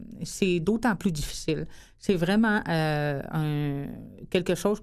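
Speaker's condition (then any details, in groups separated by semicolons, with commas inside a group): Hearing loss since birth; congenital hearing loss, born hard of hearing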